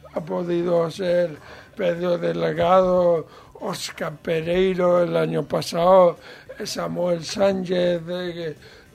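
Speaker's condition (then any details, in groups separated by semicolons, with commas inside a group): Cerebral palsy, mild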